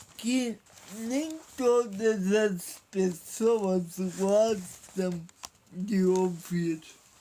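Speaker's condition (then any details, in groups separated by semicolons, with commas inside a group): Paralysis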